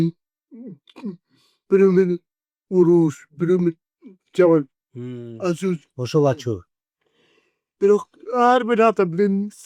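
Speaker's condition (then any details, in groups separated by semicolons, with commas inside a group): Cerebral palsy; 40 years with condition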